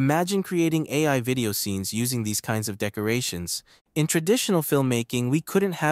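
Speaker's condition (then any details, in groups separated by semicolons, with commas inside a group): No condition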